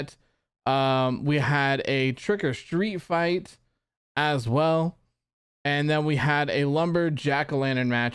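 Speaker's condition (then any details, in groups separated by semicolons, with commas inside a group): No condition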